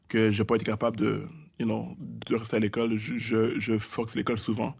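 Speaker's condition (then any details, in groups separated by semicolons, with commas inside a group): Stuttering; childhood-onset stuttering, thought autistic as young child, spoke Creole, English and French mixed, fluent when rapping since teens; stuttering noticeable during this interview, as he points out himself, audible repetitions; stutters in conversation, strings syllables together very fast without stopping or tripping; repeated sounds, repeated words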